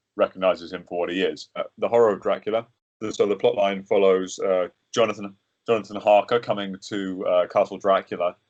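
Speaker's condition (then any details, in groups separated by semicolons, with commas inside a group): No condition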